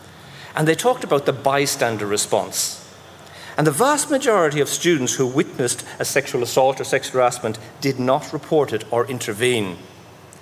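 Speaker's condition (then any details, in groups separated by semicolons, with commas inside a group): No condition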